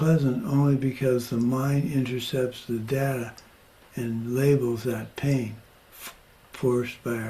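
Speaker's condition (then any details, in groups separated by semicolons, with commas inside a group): Parkinson's; progressing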